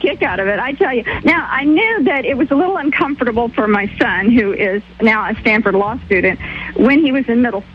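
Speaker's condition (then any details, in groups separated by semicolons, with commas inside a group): No condition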